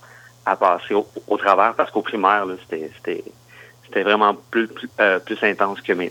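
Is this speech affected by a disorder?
Yes: stuttering; stuttering onset in primary school, more intense in primary school than now; much improved, largely managed through singing and microphone use; stuttering stops when singing, almost never stuttered with microphone when hosting, confidence helps; here repeated sounds, repeated words.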